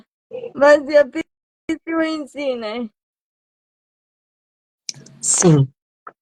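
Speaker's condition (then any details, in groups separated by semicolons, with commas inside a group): Cerebral palsy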